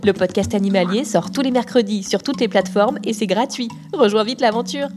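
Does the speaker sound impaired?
No.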